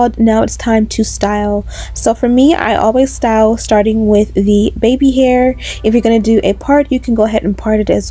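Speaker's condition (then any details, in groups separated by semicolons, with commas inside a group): No condition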